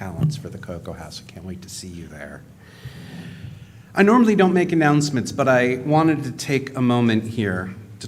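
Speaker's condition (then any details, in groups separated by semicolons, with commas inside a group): No condition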